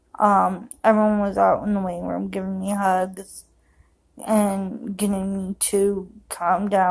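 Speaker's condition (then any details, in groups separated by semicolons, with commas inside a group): Cerebral palsy; affects walking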